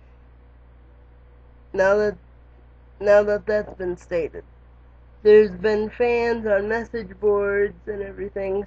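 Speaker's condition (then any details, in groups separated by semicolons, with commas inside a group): Cerebral palsy; lifelong, wheelchair user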